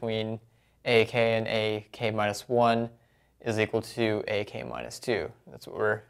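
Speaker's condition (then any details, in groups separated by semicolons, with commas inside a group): No condition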